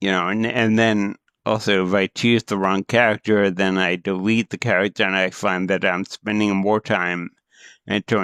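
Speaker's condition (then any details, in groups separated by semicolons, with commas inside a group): Cerebral palsy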